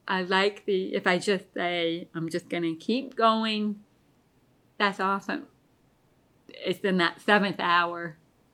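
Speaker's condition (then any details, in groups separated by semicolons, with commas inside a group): Deafness; relies on hearing aids and lip reading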